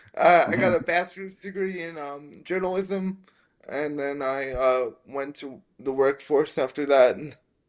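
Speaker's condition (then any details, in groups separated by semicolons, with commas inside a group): Spastic quadriplegic cerebral palsy; uses wheelchair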